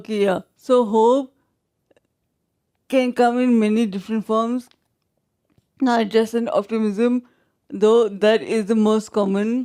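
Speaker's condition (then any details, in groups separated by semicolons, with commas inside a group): Traumatic brain injury, severe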